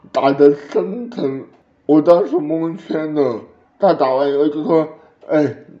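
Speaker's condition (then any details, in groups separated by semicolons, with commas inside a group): Cerebral palsy; birth asphyxia, blue at birth, over ten minutes of resuscitation, diagnosed in infancy at provincial hospital, legs affected, early rehabilitation, learned to walk; walks, has played basketball, earns a living with keyboard and mouse; some words unclear despite great effort to speak clearly, edited for fluency, childhood drooling from delayed saliva swallowing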